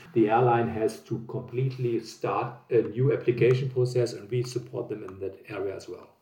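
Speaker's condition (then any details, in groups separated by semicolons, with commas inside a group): No condition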